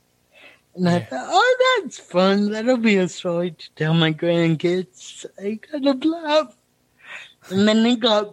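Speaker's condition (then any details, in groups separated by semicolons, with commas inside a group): Cerebral palsy; noticeable speech impediment, speaking time predictable on stage, feels picking up host's stammer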